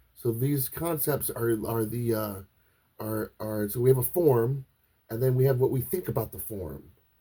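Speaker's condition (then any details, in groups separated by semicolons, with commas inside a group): No condition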